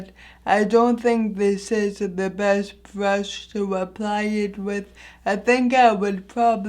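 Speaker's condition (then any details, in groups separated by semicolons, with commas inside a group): Anoxic brain injury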